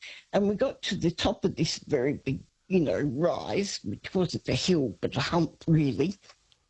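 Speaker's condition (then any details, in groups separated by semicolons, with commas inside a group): Parkinson's disease; hands slow, uses wheelie walker; voice sometimes doesn't hold up, words sometimes lost, mixes up names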